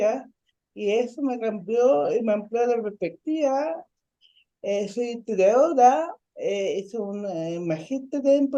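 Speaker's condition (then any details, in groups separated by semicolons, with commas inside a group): Ataxic cerebral palsy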